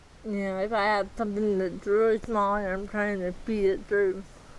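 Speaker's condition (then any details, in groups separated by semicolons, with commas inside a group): Athetoid cerebral palsy, moderate; may be difficult to understand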